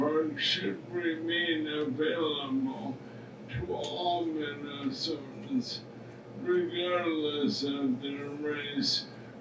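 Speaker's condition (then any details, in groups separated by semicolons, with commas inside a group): ALS; speech difficulty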